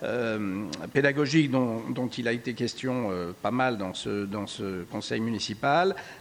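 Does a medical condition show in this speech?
No.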